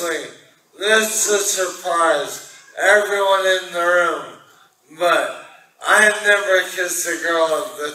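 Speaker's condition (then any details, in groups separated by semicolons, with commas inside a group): Brain injury; caused by car wreck; after recovery from car wreck; once unable to speak or breathe, now recovered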